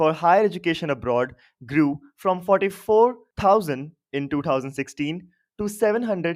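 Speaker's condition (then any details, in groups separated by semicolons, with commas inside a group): No condition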